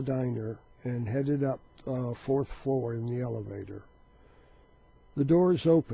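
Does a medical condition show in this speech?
No.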